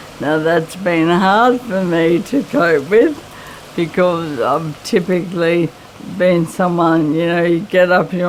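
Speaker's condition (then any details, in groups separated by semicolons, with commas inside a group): MND; voice slightly raspy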